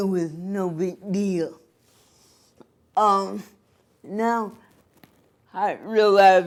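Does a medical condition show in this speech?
Yes: cerebral palsy; voice sounds different.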